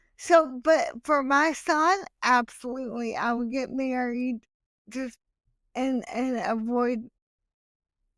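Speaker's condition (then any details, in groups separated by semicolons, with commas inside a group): Hemiplegic cerebral palsy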